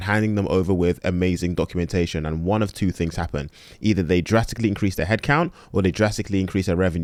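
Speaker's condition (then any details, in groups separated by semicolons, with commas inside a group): No condition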